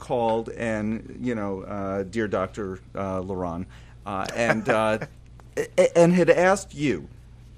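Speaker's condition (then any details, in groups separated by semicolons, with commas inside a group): No condition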